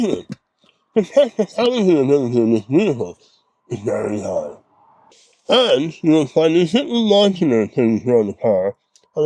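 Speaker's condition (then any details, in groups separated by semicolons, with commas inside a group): Mouth cancer surgery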